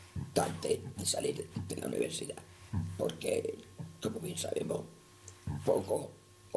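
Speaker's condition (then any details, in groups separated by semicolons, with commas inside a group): Total laryngectomy; laryngeal cancer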